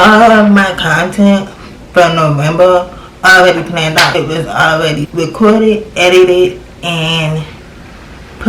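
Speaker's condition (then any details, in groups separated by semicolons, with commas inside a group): Cerebral palsy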